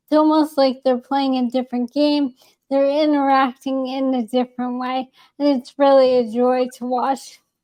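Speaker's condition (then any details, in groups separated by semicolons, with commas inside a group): ALS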